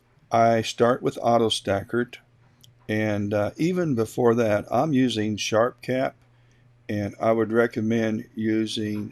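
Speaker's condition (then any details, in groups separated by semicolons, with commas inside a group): No condition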